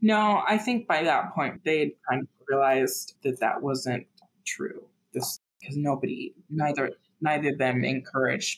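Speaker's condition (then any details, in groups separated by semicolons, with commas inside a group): No condition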